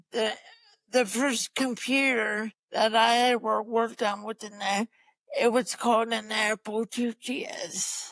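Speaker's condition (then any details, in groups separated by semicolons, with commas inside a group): Cerebral palsy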